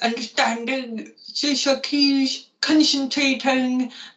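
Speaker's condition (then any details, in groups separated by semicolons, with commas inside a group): Profoundly deaf; profound deafness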